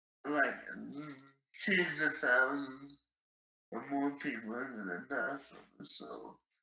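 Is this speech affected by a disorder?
Yes: ALS; very aggressive fast-progressing form.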